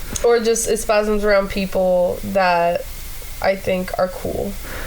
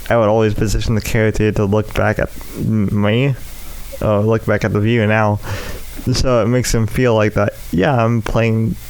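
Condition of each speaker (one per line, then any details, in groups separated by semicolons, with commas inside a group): No condition
Cerebral palsy; diagnosed in infancy; physical therapy ended; speech impediment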